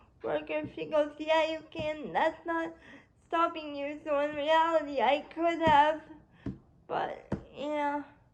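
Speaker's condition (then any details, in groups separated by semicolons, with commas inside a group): Cerebral palsy; spastic quadriplegia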